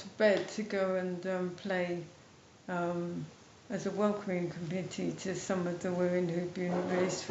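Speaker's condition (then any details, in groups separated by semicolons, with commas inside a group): MND, mild; speech slightly affected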